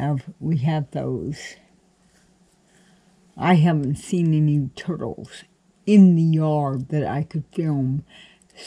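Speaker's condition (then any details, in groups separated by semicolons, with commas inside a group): Cerebral palsy; cannot walk, crawls to get around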